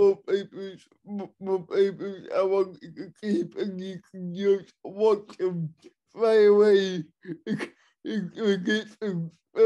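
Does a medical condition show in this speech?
Yes: cerebral palsy, spastic and dyskinetic.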